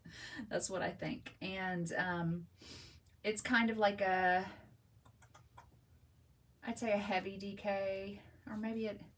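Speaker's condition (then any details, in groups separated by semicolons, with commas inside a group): No condition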